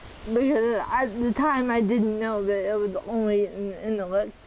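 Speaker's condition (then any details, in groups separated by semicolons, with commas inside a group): Athetoid cerebral palsy, moderate; speech may be difficult to understand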